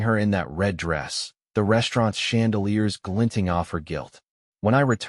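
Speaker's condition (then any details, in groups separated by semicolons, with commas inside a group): No condition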